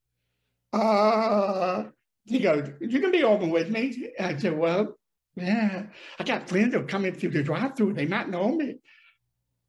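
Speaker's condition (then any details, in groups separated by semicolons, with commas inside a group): Deafness; paralysis on one side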